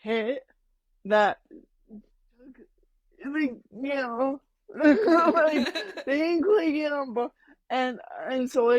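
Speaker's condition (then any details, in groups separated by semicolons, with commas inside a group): Cerebral palsy, mild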